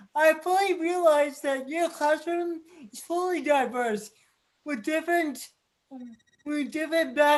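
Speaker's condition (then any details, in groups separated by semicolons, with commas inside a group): Cerebral palsy; from birth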